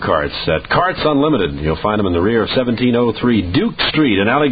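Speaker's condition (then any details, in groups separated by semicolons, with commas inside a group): No condition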